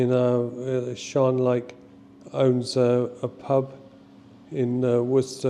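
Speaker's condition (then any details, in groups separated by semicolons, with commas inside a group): Motor neurone disease (ALS); progressing quickly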